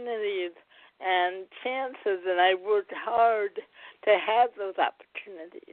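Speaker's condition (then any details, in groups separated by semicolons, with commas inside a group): Cerebral palsy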